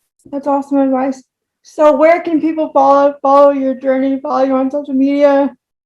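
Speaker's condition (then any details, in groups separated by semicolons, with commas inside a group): Cerebral palsy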